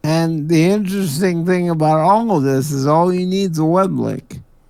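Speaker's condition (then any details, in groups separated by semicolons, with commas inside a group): Cerebral palsy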